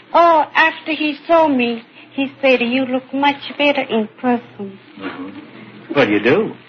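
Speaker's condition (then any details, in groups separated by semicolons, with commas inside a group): No condition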